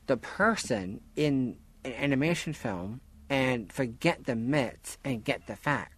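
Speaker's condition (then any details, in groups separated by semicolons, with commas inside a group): Down syndrome; disability since childhood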